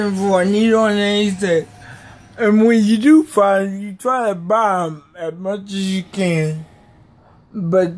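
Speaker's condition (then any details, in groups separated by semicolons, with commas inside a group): Cerebral palsy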